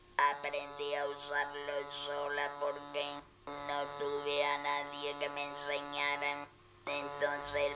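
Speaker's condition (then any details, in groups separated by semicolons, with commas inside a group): Total laryngectomy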